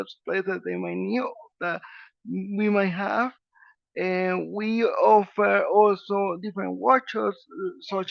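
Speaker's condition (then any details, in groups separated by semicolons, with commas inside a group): Cerebral palsy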